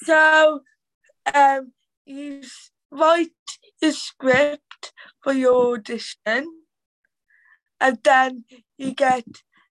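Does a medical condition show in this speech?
Yes: cerebral palsy; cerebral palsy voice harder to understand, Black Country accent, needs extra time to get words out.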